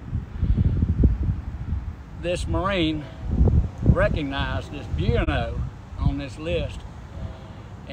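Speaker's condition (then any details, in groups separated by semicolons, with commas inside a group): No condition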